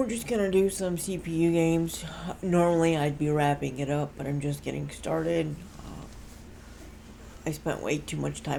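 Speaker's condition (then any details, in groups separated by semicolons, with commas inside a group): Cerebral palsy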